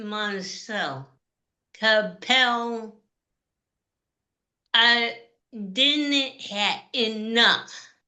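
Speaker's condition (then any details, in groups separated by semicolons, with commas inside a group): Cerebral palsy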